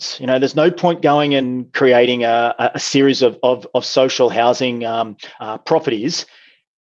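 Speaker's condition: No condition

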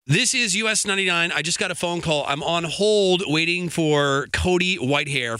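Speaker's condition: No condition

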